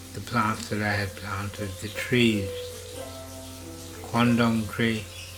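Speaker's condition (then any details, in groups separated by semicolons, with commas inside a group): Parkinson's disease; hypersalivation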